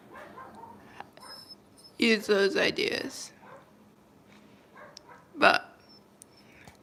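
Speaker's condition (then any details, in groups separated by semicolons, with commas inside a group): Cerebral palsy, mild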